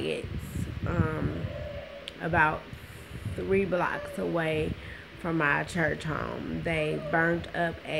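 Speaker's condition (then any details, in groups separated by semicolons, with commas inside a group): Cerebral palsy, spastic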